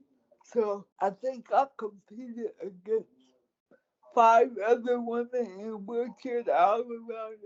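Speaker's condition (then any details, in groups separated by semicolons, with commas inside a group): Cerebral palsy; cerebral palsy, affects walking and hands; speech affected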